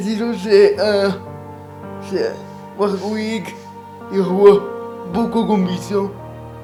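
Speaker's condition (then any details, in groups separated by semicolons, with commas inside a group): Cerebral palsy; present from birth, motor disorders; about twenty years since diagnosis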